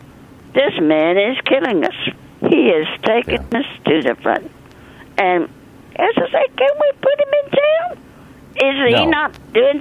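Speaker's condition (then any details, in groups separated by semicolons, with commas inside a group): Stroke; speech worse than before stroke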